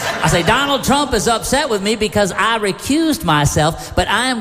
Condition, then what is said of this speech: None; typical speech.